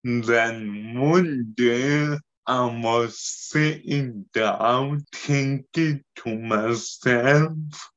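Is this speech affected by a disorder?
Yes: cerebellar and spinal ataxia; ataxia affects speech, movement, hand movement, daily activities.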